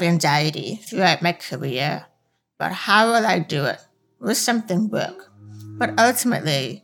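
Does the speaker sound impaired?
Yes: profound hearing loss; deaf accent, speech sounds like a perpetual cold, listeners may need repetition to understand.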